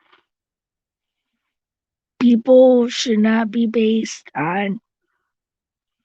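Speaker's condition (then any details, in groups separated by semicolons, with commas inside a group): Cerebral palsy; since birth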